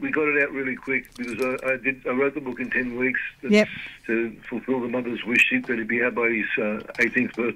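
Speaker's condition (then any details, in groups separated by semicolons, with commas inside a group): Parkinson's disease; led to retirement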